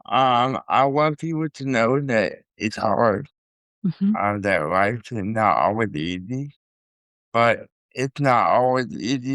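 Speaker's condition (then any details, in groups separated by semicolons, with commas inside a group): Cerebral palsy, spastic quadriplegia; spastic quadriplegia, all four limbs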